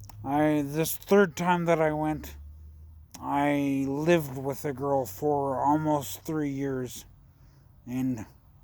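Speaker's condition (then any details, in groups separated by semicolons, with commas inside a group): Traumatic brain injury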